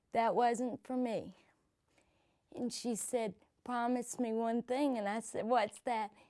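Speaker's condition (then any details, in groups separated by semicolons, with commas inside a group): Cerebral palsy; from birth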